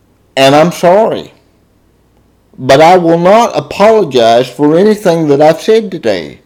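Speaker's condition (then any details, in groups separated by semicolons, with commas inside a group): Cerebral palsy, spastic diplegia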